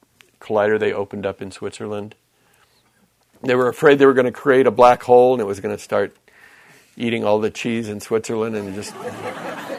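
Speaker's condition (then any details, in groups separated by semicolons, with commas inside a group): No condition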